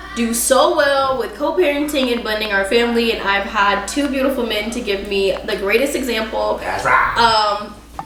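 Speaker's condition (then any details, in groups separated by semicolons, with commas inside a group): No condition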